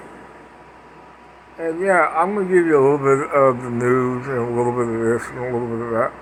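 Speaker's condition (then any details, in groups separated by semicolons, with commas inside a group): Parkinson's; speech impediment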